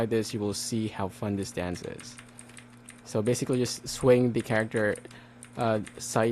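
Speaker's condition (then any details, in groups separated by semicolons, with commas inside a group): No condition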